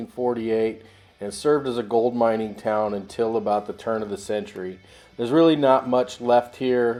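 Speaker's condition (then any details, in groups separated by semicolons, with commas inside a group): No condition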